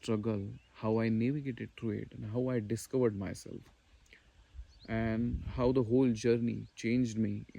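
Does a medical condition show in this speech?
No.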